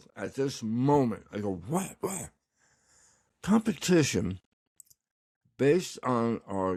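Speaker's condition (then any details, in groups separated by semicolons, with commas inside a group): Tongue cancer; partial tongue removal, tongue paralyzed by tumor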